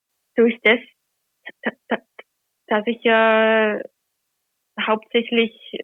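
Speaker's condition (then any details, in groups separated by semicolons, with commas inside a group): Stuttering; covert stuttering for many years, aware from about age 10, hidden until 21; openly stuttering, regularly reads scripture aloud in church since January last year, nervous beforehand; not stutter-free when reading aloud, anticipates difficult words in advance, avoided words, trouble with t-words; repeated sounds, blocks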